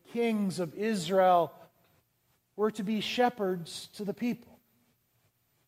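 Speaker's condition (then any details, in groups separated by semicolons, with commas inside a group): No condition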